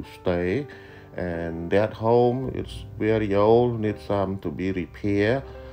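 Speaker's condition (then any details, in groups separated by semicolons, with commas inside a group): No condition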